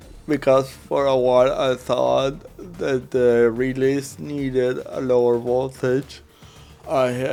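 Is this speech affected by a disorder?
Yes: cerebral palsy.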